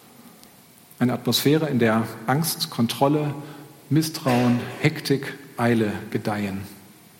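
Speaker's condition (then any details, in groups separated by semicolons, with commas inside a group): No condition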